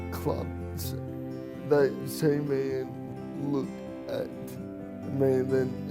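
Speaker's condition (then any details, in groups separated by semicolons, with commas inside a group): Cerebral palsy; birth injury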